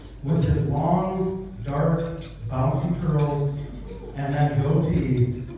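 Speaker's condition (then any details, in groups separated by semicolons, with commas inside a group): No condition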